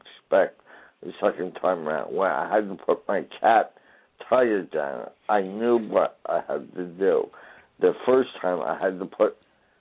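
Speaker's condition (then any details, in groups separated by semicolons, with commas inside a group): Traumatic brain injury; people ask about voice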